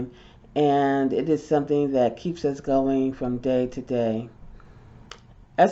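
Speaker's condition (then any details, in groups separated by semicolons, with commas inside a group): No condition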